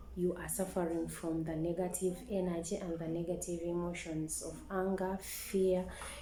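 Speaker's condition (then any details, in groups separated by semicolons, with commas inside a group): No condition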